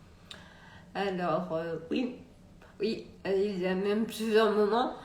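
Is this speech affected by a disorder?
Yes: multiple sclerosis.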